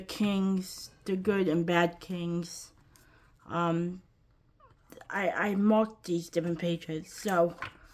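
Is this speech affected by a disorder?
Yes: cerebral palsy, quadriplegic.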